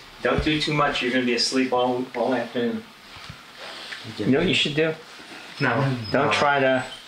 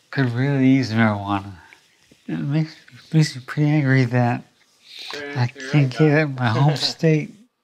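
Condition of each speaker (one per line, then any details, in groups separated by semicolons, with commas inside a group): No condition
Parkinson's disease; treated with cannabis oil under tongue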